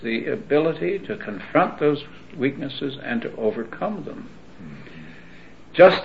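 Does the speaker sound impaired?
No.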